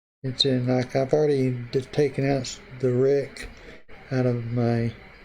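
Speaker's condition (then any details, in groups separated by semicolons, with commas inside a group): Parkinson's disease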